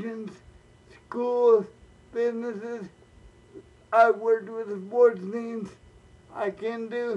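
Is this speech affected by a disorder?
Yes: cerebral palsy, spastic, mild.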